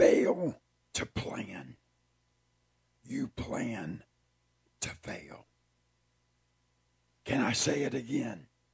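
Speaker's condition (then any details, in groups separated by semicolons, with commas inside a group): Throat cancer; tracheostomy tube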